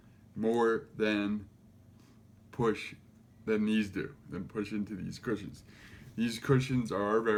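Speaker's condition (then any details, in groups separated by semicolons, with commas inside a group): Cerebral palsy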